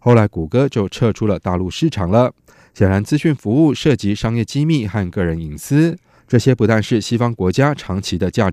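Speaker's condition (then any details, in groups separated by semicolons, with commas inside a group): No condition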